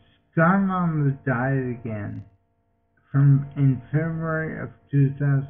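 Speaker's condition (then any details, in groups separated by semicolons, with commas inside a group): Multiple sclerosis; 20 years after diagnosis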